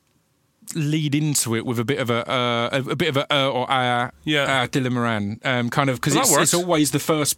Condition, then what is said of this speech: Stuttering. I often, I'll add a letter, so I'll kind of slur a little bit and go, Dylan, see, I'm struggling with Dylan now